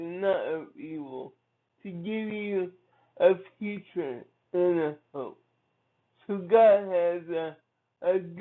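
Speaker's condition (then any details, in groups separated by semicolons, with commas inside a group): Cerebral palsy; from birth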